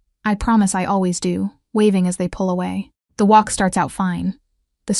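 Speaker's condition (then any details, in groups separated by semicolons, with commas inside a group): No condition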